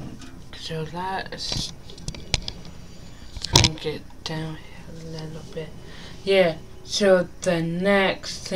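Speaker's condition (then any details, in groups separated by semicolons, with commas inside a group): Mild cerebral palsy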